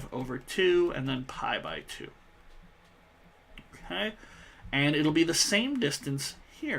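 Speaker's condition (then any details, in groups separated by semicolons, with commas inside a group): No condition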